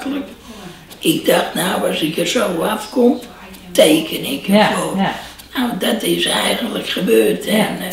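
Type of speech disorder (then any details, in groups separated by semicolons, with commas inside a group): Speech with a voice prosthesis; total laryngectomy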